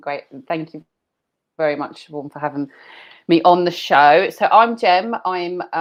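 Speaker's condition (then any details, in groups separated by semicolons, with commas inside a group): No condition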